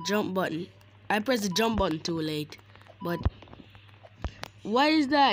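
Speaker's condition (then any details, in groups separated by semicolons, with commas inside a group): No condition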